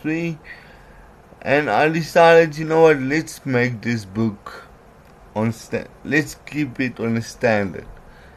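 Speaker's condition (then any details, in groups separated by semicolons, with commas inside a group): Cerebral palsy; later myasthenia gravis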